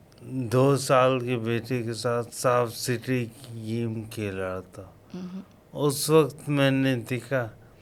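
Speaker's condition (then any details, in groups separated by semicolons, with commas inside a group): Coma after road accident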